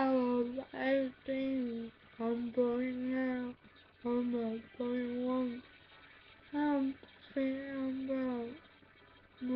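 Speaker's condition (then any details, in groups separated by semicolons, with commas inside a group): Cerebral palsy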